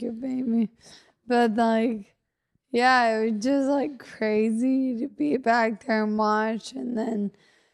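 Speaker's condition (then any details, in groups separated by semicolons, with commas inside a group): Friedreich's ataxia; wheelchair user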